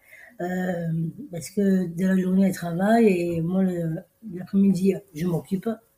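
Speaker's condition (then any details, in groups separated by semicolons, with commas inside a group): Down syndrome; congenital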